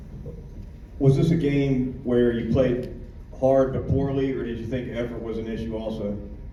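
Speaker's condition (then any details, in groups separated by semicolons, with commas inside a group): No condition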